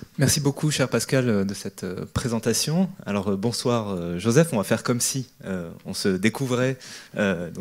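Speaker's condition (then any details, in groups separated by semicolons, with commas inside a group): No condition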